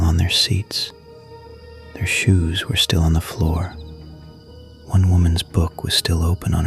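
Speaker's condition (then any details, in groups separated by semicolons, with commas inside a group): No condition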